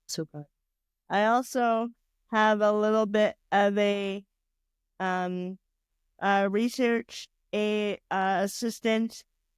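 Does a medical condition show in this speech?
Yes: cerebral palsy; diagnosed around one year, has had surgery; uses robotic walking device.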